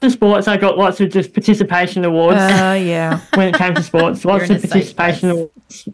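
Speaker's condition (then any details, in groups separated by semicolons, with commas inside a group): Bilateral cleft lip and palate; childhood voice squeaky, very airy, nasal, lifelong speech therapy, braces in teens, much improved since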